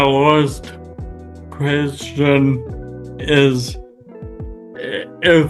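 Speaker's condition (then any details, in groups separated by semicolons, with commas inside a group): Friedreich's ataxia; spasticity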